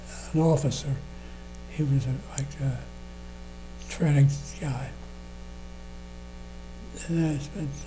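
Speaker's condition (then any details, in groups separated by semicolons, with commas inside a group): Parkinson's disease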